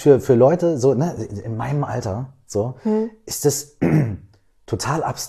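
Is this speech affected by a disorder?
No.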